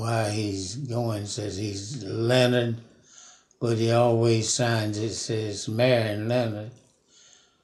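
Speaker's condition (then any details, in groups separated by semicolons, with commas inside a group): Parkinson's disease; Parkinson's for about 5 years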